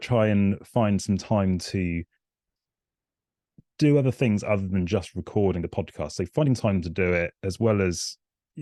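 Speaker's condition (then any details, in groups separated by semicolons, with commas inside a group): No condition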